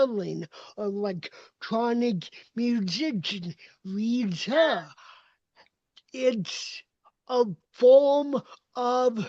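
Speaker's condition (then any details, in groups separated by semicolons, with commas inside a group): Cerebral palsy; uses walker and wheelchair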